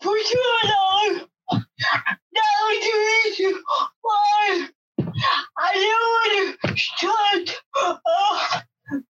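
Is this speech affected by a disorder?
Yes: cerebral palsy; wheelchair for mobility, speech impairment, job provides same interpreter daily over Zoom; interpreter repeats her speech line by line during interview; others may struggle to understand, interpreter revoices her words.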